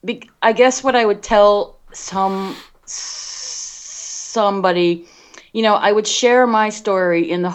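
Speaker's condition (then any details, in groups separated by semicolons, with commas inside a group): Stuttering; stuttering since childhood, onset around age five, covert into early 40s, hiding meant not talking; open about stuttering for about six years, considers self bivert; repetitions of whole words, part-words and phrases, Concerned, frequent um fillers; repeated sounds, prolonged sounds, blocks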